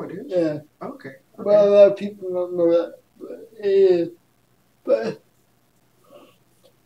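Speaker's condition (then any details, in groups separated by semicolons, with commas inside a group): Cerebral palsy; speech affected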